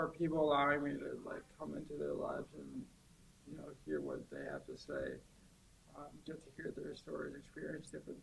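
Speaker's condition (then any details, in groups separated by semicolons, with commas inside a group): Spastic cerebral palsy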